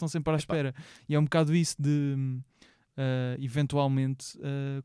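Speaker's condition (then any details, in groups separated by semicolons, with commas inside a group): No condition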